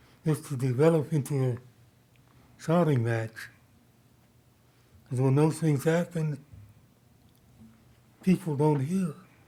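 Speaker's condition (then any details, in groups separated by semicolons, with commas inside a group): Parkinson's disease; new medication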